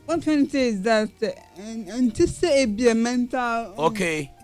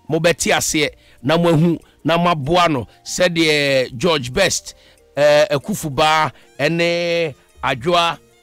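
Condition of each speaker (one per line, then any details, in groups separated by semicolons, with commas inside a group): Cerebral palsy; acquired, not from birth
No condition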